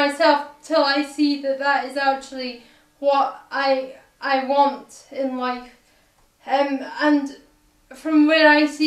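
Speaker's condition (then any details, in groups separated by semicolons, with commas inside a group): Cerebral palsy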